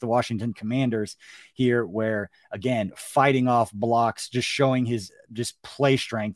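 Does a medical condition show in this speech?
No.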